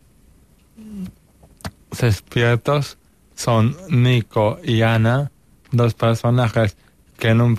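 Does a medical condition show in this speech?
Yes: cerebral palsy.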